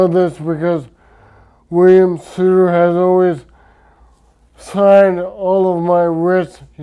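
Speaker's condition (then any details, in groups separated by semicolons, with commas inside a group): Traumatic brain injury; speech affected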